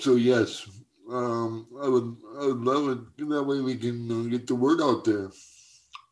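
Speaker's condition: Cerebral palsy; uses wheelchair for mobility

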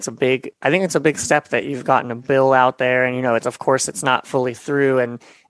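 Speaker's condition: Cleft palate and lip; congenital cleft lip and palate, seven surgeries before age 7, hip bone grafted into mouth

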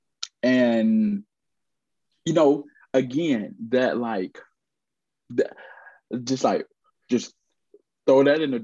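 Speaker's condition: Stuttering; lifelong stutter, aware of it from about age 4; still stutters, speaks on stage, gave TEDx Charlotte talk, speaking coach Naeem; once felt unable to make sales or phone calls; repeated sounds, prolonged sounds

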